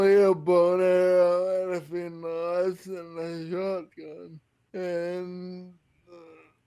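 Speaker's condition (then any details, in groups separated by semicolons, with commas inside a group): Friedreich's ataxia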